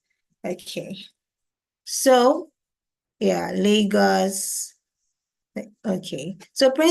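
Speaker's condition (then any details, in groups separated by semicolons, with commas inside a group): No condition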